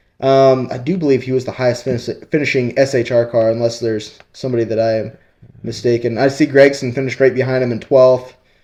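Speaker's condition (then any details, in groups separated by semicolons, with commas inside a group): No condition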